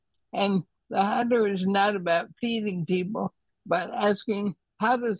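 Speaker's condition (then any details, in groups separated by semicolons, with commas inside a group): ALS; needs a breath or two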